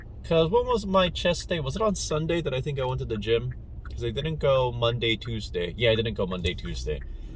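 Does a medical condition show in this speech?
No.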